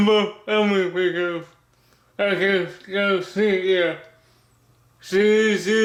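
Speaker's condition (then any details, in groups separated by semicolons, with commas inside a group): Cerebral palsy; body affected; speech disability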